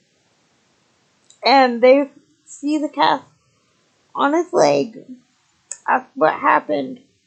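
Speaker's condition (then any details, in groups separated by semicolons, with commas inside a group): Cerebral palsy, spastic, severe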